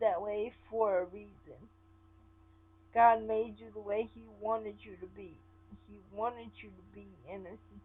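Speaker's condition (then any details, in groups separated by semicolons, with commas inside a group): Cerebral palsy; sometimes affected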